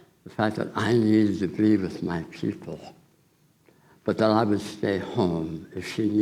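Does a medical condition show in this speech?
Yes: tongue cancer surgery.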